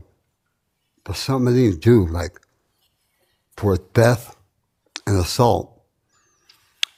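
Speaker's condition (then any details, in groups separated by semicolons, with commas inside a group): Tardive dyskinesia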